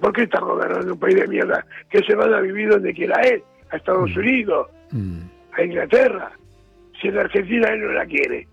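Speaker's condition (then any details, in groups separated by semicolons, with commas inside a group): Throat cancer, vocal cords removed; vocal cords surgically cut about a year and a half ago; about to turn 80, recovering after throat cancer surgery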